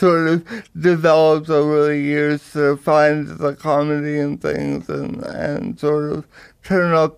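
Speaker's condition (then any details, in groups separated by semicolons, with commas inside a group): Cerebral palsy; personal support worker 6 hours weekly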